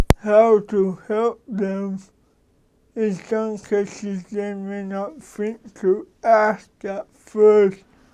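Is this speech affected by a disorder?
Yes: cerebral palsy.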